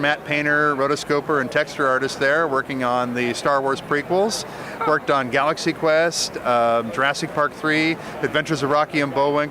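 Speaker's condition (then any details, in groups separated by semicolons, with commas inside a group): No condition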